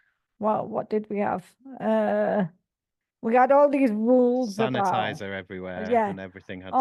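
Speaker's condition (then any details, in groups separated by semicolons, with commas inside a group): Cerebral palsy; all four limbs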